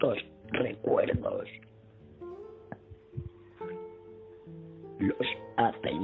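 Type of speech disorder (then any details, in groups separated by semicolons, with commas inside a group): Oesophageal speech; laryngectomy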